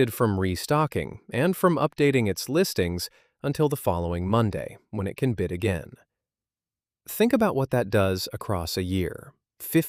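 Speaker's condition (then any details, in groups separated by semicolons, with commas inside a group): No condition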